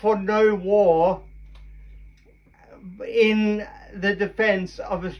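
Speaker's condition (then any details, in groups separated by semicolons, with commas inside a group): Cerebral palsy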